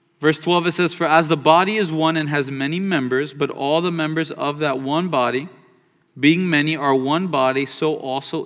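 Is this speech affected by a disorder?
No.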